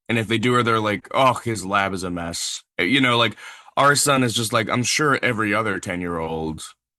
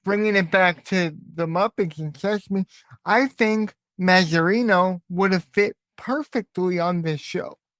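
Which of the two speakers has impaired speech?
The second: cerebral palsy; physical disability; voice sometimes sounds childlike.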